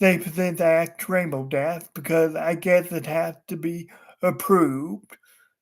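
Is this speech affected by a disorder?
Yes: cerebral palsy.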